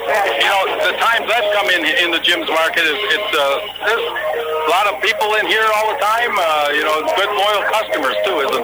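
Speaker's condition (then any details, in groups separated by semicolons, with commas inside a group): No condition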